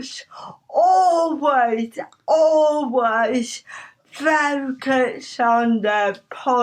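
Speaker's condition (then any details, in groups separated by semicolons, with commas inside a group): Cerebral palsy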